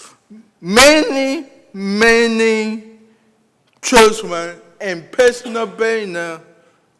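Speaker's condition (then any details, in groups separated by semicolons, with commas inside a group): Cerebral palsy; past speech therapy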